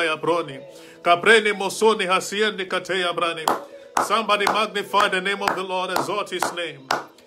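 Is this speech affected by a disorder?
No.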